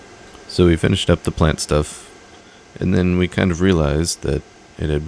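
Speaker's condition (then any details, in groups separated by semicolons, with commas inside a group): No condition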